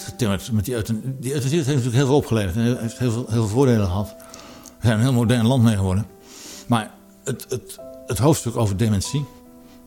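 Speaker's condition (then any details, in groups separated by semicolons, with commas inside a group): Parkinson's disease; speaks with difficulty, audibly so now, harder than before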